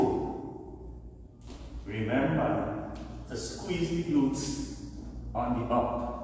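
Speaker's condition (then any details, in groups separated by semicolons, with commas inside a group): No condition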